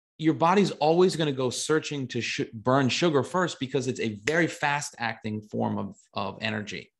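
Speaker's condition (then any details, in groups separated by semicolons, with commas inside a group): No condition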